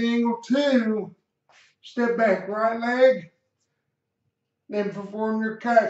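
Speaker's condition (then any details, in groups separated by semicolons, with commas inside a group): Cerebral palsy; slight speech impediment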